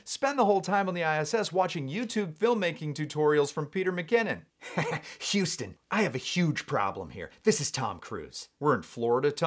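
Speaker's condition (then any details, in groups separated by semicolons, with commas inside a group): No condition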